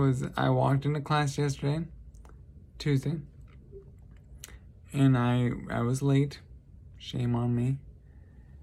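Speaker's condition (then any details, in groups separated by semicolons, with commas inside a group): Traumatic brain injury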